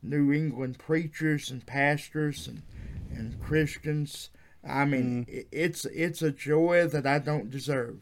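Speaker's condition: Cerebral palsy; wheelchair user

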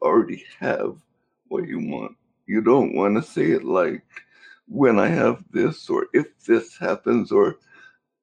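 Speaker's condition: Cerebral palsy; unable to walk

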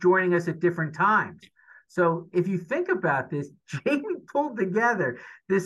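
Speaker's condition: No condition

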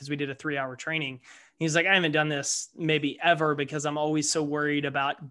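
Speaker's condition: No condition

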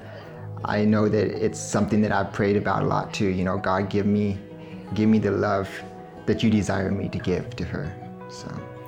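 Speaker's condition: No condition

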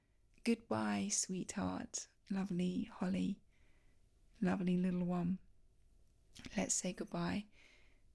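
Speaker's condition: No condition

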